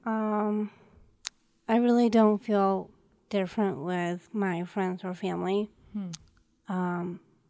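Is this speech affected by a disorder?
Yes: Down syndrome; present since birth.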